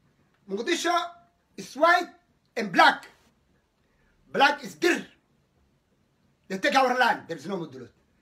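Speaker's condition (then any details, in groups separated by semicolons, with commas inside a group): No condition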